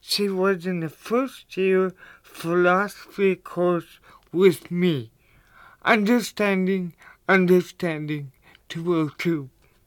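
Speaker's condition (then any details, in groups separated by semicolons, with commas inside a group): Cerebral palsy; visible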